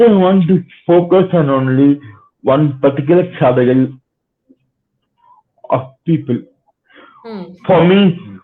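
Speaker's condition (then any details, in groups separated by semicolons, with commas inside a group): Cerebral palsy; spastic type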